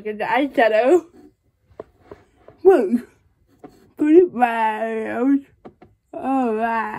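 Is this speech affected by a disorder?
Yes: cerebral palsy.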